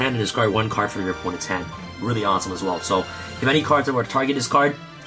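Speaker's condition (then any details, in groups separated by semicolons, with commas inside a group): No condition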